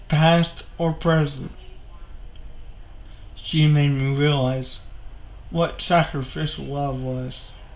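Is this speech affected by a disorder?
Yes: cerebral palsy.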